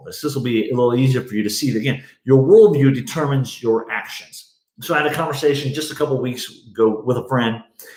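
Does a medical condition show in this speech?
No.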